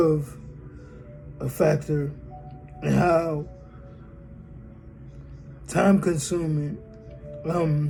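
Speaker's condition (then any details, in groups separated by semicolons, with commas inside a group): Cerebral palsy; from birth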